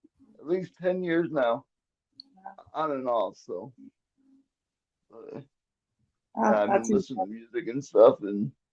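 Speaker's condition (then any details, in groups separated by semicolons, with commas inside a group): Cerebral palsy, quadriplegic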